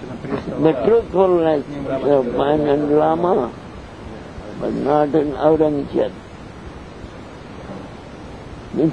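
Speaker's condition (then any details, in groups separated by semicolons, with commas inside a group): Deafness; cannot hear audience questions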